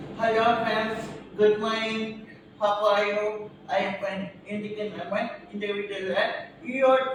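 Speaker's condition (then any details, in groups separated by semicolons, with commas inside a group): Cerebral palsy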